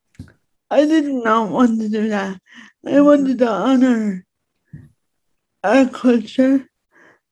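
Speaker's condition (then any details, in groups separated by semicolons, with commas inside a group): Speech impediment; disabled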